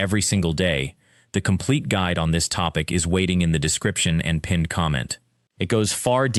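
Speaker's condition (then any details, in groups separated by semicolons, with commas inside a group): No condition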